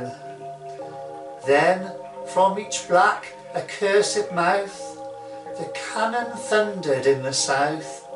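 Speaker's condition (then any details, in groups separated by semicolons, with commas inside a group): No condition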